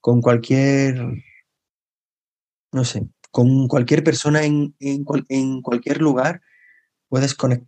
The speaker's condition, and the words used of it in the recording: Stuttering. Normalmente cuando estoy contando, estoy tan metido en la historia, estoy disfrutando tanto que no pienso eh, en ello.